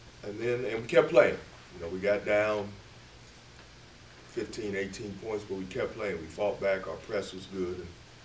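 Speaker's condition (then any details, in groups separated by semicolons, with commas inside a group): No condition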